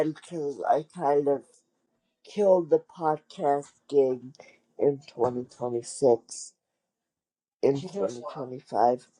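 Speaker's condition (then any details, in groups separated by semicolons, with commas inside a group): Cerebral palsy; wheelchair user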